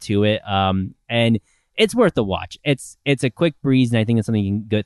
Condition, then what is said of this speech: None; typical speech.